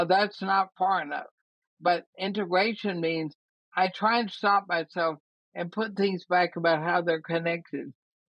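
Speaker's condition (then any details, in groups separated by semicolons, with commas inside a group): ALS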